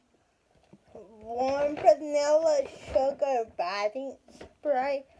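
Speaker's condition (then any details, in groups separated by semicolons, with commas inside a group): Cerebral palsy; speech affected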